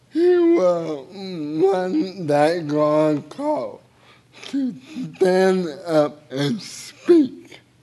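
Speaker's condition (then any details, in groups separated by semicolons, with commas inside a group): Cerebral palsy; speech a little unclear, a little difficult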